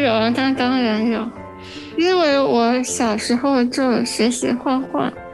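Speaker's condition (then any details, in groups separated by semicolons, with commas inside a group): Spinal muscular atrophy; genetic motor neuron disease from birth, most severe type, never stood, not expected to survive adulthood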